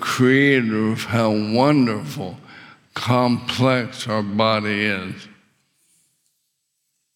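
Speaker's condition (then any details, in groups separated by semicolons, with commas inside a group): ALS; later breathing muscle failure expected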